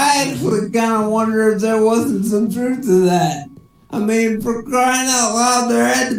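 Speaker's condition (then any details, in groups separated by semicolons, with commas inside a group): Cerebral palsy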